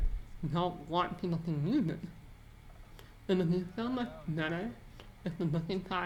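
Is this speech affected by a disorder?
Yes: muscular dystrophy.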